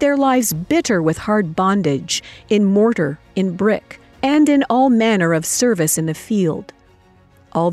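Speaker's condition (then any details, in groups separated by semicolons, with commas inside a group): No condition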